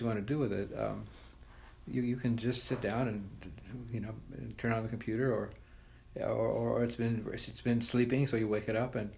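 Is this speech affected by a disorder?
Yes: Parkinson's disease; Parkinson's disease for quite a while.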